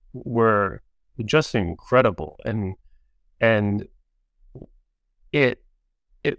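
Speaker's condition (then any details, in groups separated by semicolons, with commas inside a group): Stuttering; since childhood, persistent, not intermittent; adult; notably disfluent, reading aloud very hard, stutters even alone when reading aloud; repeated words, blocks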